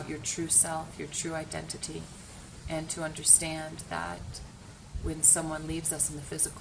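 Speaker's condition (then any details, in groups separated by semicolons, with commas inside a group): No condition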